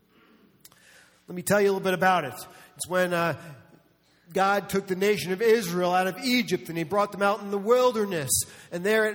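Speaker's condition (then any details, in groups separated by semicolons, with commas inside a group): No condition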